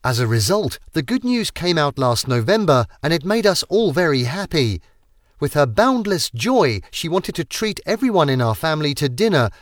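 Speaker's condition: No condition

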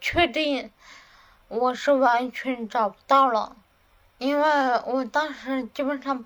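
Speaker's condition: Cerebellar atrophy, hereditary; about ten years given

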